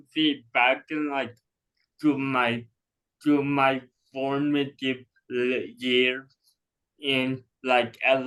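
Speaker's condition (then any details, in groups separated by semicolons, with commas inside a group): Cerebral palsy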